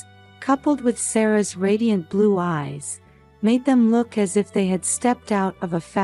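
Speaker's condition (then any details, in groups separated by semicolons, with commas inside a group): No condition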